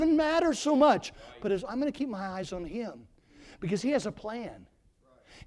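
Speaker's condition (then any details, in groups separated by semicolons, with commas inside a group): No condition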